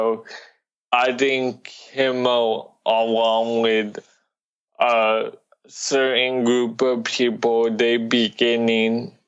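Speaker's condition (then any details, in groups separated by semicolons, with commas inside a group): Cerebral palsy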